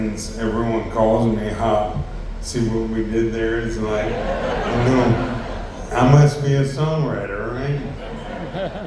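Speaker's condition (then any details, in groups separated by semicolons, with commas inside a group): ALS; neurodegenerative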